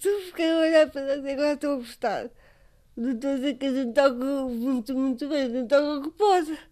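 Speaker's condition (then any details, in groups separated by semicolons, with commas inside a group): Cerebral palsy; from prolonged birth, not sitting at six months, hands not opening well, walked only at ten; electric wheelchair, largely independent, asks others to take money from wallet, music rehearsals at Associação de Paralisia Cerebral de Coimbra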